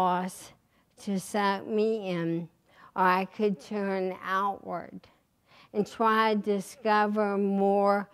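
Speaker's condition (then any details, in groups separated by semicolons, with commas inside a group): ALS; recently diagnosed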